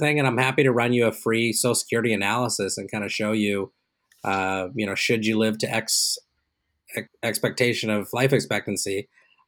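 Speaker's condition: No condition

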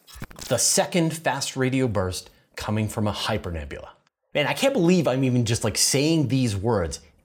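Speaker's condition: No condition

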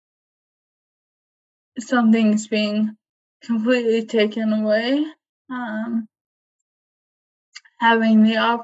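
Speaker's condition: ALS, limb onset; diagnosed at age 25, onset in arms and legs, not bulbar onset; voice tires and gets close to being lost while talking

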